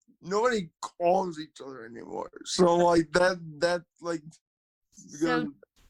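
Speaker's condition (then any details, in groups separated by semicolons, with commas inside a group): Cerebral palsy, spastic quadriplegia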